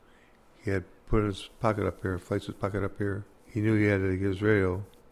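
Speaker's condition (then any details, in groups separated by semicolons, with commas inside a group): Parkinson's disease; hard time walking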